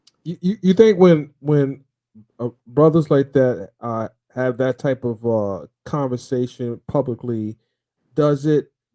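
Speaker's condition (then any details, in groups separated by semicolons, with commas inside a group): No condition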